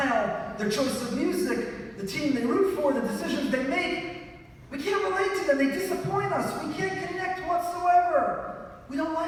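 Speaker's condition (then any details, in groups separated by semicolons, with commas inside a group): No condition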